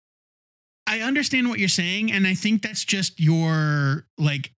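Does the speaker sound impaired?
No.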